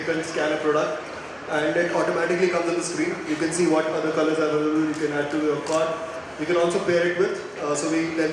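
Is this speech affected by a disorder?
No.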